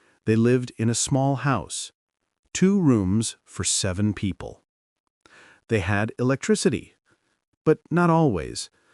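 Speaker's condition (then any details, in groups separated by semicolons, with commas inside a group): No condition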